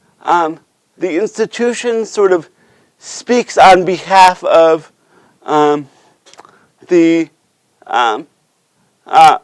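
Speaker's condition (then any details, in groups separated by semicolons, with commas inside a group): Cerebral palsy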